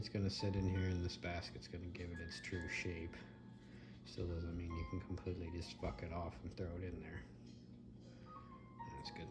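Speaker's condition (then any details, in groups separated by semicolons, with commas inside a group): No condition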